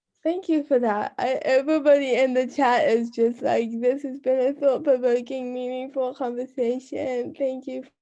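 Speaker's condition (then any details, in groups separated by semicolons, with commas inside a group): Cerebral palsy; uses wheelchair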